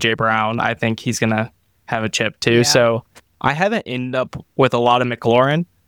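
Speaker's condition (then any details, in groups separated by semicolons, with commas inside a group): No condition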